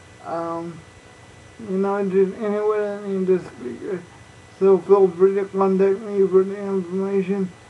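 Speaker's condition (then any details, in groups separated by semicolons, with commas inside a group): Cerebral palsy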